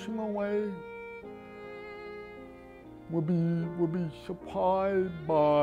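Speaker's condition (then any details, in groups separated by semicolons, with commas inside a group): Cerebral palsy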